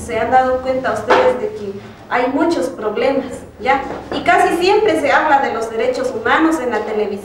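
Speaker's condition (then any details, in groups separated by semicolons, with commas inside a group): No condition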